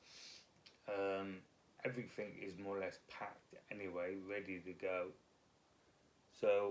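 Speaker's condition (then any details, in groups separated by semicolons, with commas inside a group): Multiple sclerosis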